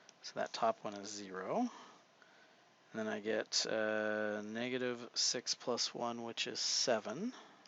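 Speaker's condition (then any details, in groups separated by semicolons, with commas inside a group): No condition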